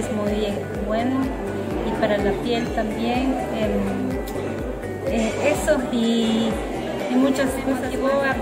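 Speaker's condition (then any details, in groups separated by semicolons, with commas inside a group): No condition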